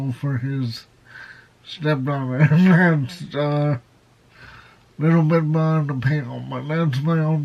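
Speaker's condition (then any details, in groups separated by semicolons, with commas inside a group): Cerebral palsy, severe; spastic type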